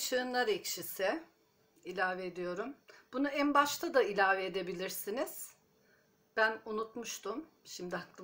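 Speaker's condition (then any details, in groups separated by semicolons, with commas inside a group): No condition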